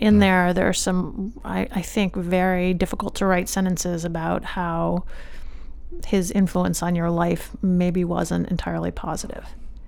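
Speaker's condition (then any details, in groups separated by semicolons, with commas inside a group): No condition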